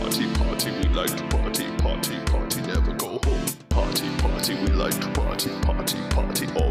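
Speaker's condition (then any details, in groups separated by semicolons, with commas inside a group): No condition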